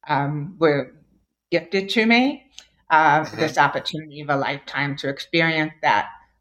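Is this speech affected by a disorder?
Yes: deafness; congenital moderate-severe hearing loss, diagnosed as toddler, hearing aids, lip reading, Esteem implant plus cochlear implant.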